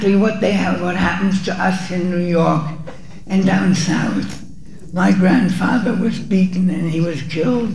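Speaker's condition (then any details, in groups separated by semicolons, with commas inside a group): Parkinson's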